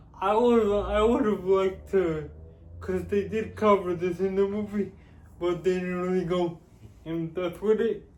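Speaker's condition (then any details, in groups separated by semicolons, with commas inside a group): Cerebral palsy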